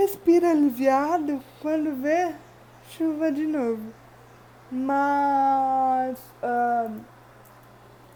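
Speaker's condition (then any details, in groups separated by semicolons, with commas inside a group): Cerebral palsy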